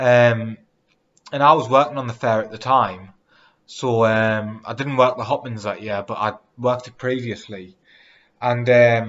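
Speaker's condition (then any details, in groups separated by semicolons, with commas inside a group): No condition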